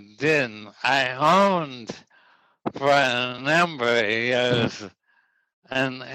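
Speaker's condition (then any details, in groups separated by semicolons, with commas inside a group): ALS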